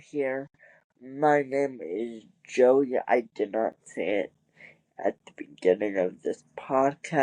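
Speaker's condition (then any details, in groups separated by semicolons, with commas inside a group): Cerebral palsy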